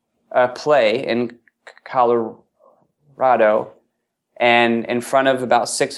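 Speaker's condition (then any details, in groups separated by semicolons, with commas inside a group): Stuttering; stuttering since age 5, group speech therapy from 11 in Washington DC, fluency techniques, cassette tapes mailed to therapist; adult, accepts own stuttering, talks openly about it; blocks, 1-second stage block at 26, trouble with initial d, word substitution, long avoidance and silence; blocks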